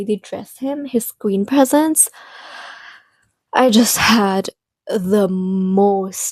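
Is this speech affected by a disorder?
No.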